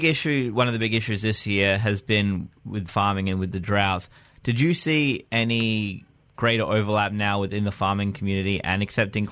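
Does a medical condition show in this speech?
No.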